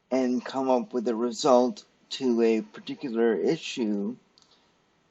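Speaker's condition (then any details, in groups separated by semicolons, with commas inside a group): Cerebral palsy; stiff muscles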